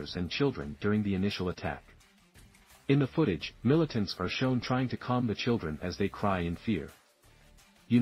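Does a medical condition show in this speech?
No.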